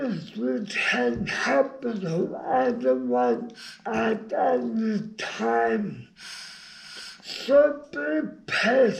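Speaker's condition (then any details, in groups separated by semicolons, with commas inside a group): Brain injury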